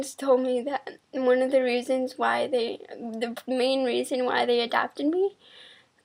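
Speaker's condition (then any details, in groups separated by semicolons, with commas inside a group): Cerebral palsy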